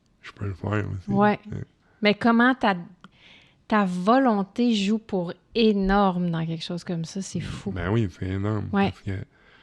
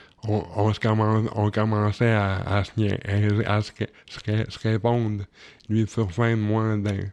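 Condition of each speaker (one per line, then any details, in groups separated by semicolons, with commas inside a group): No condition
Cerebral palsy; from birth, oxygen lack, legs weak, learning difficulties; physiotherapy and occupational therapy; possibly unclear speech but understandable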